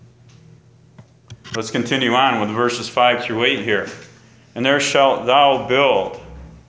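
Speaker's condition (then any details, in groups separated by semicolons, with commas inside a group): No condition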